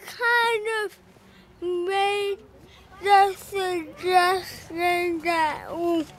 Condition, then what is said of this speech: Cerebral palsy. His is the young voice you heard commenting on the steepness of the mountain.